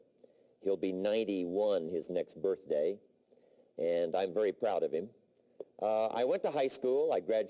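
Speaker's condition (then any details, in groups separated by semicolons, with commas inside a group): No condition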